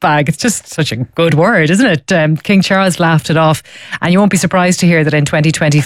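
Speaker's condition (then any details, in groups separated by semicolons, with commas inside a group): No condition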